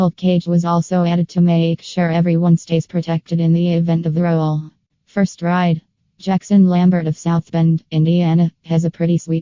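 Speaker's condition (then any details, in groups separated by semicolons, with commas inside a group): No condition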